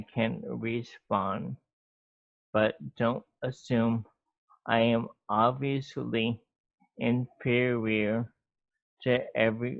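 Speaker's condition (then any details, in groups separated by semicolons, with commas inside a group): MND; ALS; slower speech, speech impediment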